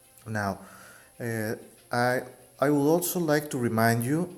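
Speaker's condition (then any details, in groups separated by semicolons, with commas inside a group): No condition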